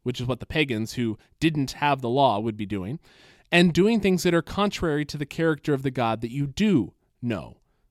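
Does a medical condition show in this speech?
No.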